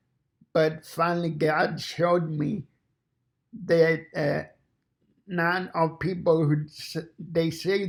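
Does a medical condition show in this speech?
Yes: cerebral palsy; fine motor impairment.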